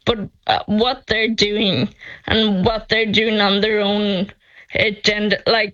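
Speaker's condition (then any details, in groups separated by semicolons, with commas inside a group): Friedreich's ataxia; speech deteriorating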